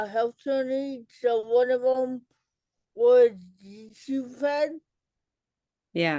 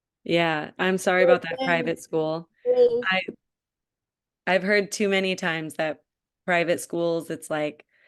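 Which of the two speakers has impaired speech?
The first: cerebral palsy; speech delay in childhood, speech services.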